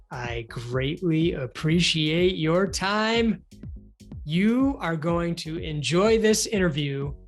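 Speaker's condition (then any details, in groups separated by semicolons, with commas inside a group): No condition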